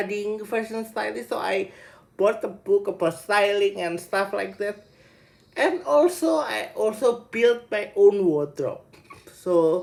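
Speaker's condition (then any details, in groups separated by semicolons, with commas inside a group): Cerebral palsy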